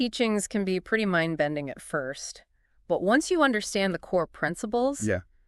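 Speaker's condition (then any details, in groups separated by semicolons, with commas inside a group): No condition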